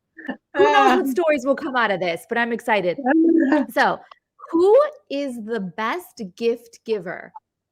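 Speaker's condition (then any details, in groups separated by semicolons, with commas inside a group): No condition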